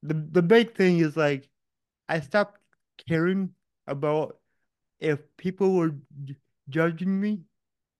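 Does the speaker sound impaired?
Yes: cerebral palsy; born without heartbeat or breathing, revived, oxygen loss brain damage, diagnosed age one, physical only; physical challenges, mentally unaffected.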